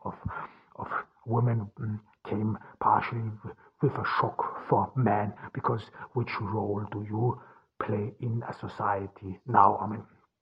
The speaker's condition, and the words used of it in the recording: Stuttering. However, and I will always like to record one, but of course, there are some issues like my stuttering and however,